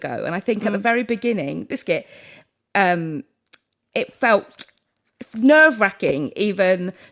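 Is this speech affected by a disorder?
Yes: Tourette's syndrome; frequent vocal tics throughout interview; hedgehog, cats, sausage interrupting speech, also heard over host.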